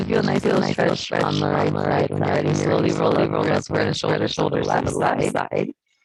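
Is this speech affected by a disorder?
No.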